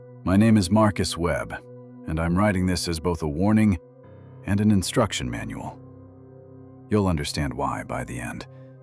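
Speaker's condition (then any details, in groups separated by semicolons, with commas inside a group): No condition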